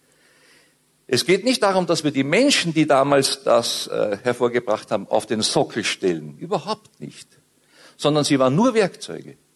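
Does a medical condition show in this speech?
No.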